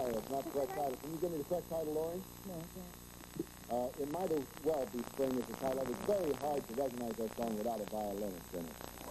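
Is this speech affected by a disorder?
No.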